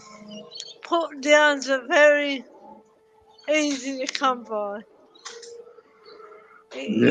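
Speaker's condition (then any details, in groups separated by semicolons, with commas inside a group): Cerebral palsy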